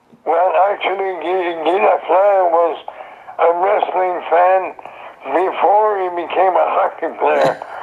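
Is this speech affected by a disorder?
Yes: throat cancer; survivor.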